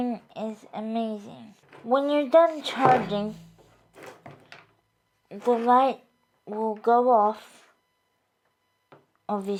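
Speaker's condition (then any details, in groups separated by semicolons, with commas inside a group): Cerebral palsy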